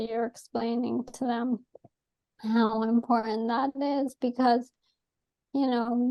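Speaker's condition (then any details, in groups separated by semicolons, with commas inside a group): ALS; atypical case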